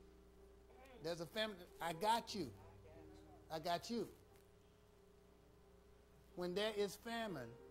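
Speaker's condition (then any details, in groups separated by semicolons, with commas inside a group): No condition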